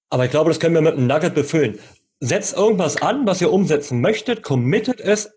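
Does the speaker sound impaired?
Yes: cleft lip and palate, cleft lip, jaw and palate; congenital cleft lip.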